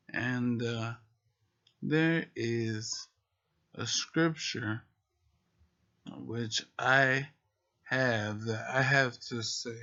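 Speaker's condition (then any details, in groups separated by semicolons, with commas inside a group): Multiple sclerosis; rambling speech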